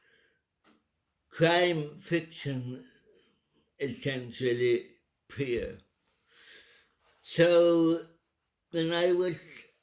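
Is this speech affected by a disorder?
Yes: cerebral palsy.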